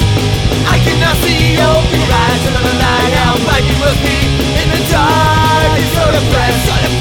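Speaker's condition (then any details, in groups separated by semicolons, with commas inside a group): No condition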